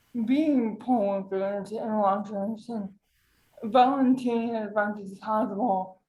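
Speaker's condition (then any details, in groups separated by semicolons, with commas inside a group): Cerebral palsy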